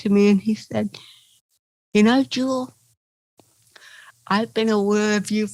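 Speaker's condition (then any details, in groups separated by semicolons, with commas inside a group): Cerebral palsy; from birth, titanium neck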